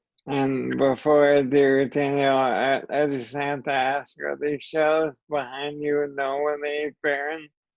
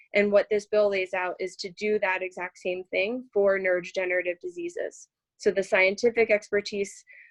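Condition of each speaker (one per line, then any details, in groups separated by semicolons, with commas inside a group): ALS; voice and hands affected; voice affected, voice changes about a year after onset
No condition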